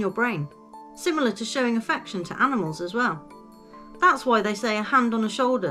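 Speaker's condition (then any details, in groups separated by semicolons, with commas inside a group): No condition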